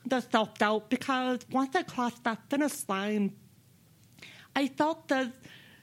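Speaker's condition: Deafness; friend read interviewers' questions during interview, interviewers' voices dubbed in later

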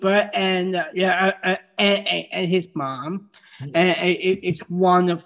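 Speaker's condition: Down syndrome

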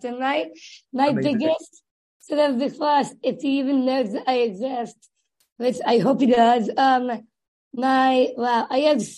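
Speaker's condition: Down syndrome; age 23

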